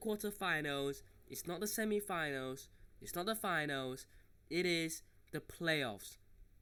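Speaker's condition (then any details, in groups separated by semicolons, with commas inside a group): No condition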